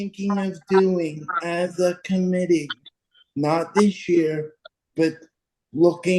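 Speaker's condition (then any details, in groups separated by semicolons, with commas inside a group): Cerebral palsy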